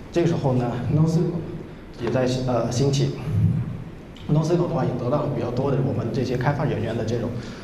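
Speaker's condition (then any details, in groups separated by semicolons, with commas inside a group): No condition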